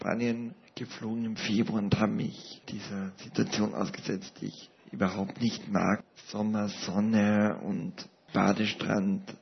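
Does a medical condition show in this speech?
Yes: paralysis with ventilator dependence; paralysis since seventh month of life, ventilator since 2006; lives with ventilator, personal assistance in daily life.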